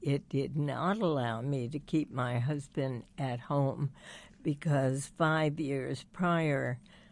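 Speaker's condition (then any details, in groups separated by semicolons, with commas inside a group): Spasmodic dysphonia; voice breaks, speaks very slowly, one injection took voice completely two weeks, only whisper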